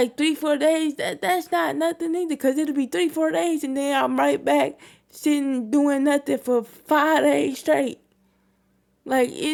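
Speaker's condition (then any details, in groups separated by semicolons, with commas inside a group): Cerebral palsy; wheelchair user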